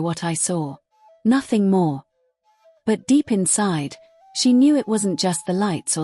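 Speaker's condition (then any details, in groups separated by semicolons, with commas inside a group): No condition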